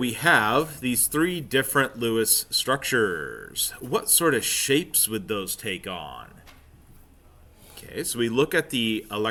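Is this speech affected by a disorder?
No.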